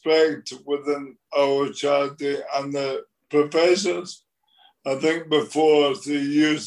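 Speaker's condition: Motor neurone disease; progressive

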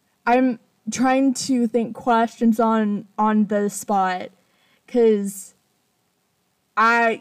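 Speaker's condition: Stuttering; stutter since childhood, speech therapy from kindergarten to seventh grade, speech therapist gave up then; sometimes barely able to speak, word blocks, throat feels closing before groups, crying worsens stutter; repeated words, prolonged sounds

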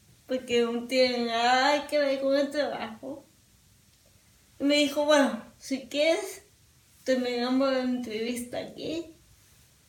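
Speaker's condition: Cerebral palsy; talks a lot

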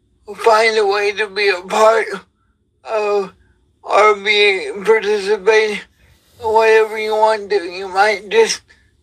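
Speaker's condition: Cerebral palsy; cannot play traditional sports

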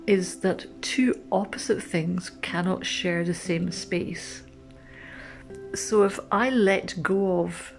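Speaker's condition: No condition

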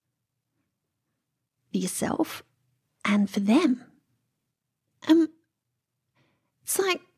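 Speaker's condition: No condition

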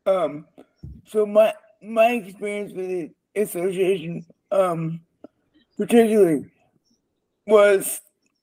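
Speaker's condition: Cerebral palsy; since childhood

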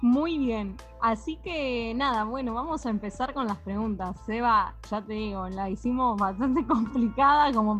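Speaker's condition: No condition

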